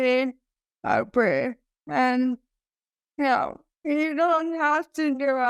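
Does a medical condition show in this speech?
Yes: ALS; sporadic form, cause unknown.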